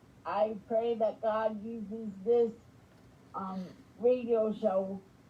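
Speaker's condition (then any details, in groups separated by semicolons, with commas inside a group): Spastic quadriplegic cerebral palsy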